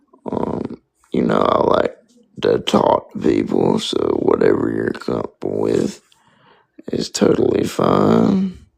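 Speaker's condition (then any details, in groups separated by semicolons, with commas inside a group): Spastic quadriplegic cerebral palsy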